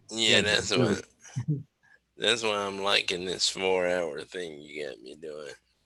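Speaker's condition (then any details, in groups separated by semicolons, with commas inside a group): Cerebral palsy; wheelchair user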